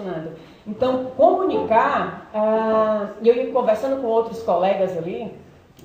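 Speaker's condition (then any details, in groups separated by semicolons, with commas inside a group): No condition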